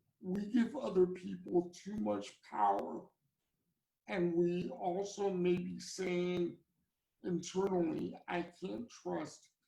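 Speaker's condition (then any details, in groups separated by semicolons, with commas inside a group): Cerebral palsy; from birth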